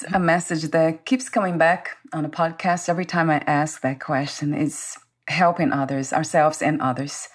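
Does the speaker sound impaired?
No.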